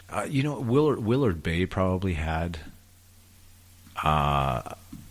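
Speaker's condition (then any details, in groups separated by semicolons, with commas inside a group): No condition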